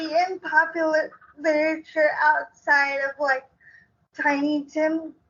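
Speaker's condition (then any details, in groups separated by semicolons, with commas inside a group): Cerebral palsy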